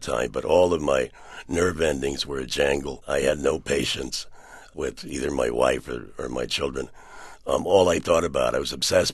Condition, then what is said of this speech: Laryngectomy. I had a trach for a very long time, but my voice has improved.